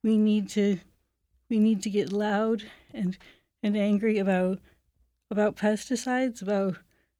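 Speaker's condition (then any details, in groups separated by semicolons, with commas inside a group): Parkinson's disease; living with it for a long time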